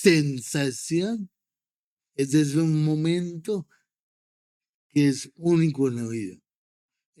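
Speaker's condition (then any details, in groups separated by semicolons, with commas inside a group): Cerebral palsy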